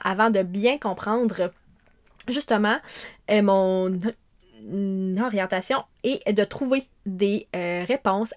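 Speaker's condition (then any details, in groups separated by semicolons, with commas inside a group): Stuttering; meditation practice for some years, found helpful; prolonged sounds, blocks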